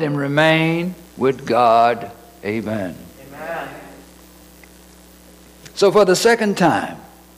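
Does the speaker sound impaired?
No.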